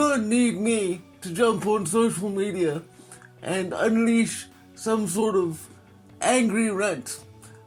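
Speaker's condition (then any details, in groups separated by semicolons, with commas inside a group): Quadriplegic cerebral palsy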